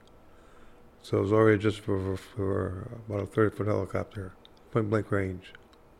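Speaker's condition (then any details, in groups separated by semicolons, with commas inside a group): Parkinson's disease; hard time walking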